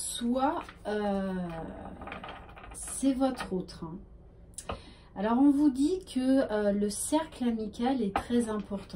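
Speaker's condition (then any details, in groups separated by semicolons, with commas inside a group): No condition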